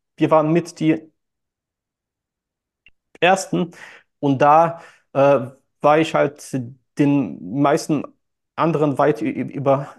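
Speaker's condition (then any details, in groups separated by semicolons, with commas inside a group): Stuttering; speech hangs at times, part-word repetitions; blocks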